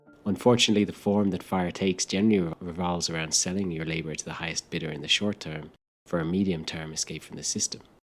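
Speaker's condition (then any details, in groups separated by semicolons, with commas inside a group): No condition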